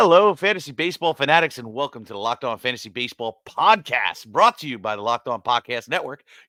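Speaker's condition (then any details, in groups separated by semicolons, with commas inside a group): No condition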